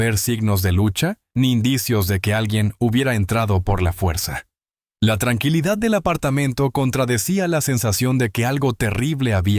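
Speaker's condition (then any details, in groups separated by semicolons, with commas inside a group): No condition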